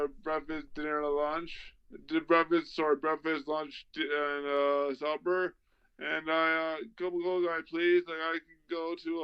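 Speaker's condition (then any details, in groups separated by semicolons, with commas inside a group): Traumatic brain injury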